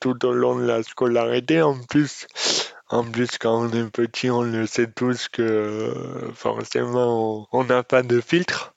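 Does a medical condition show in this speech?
Yes: dystonia; congenital, from lack of brain oxygen at birth, diagnosed soon after, left forearm most affected; age 23, later worsening with new left arm pain, fluctuating pain, worse when tired; eloquence disorder caused by dystonia, alongside muscular disorder.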